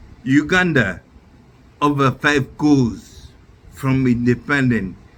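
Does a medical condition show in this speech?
Yes: neurological disease from torture.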